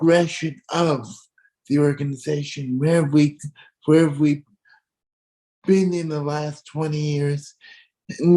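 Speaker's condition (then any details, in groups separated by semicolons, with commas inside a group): Cerebral palsy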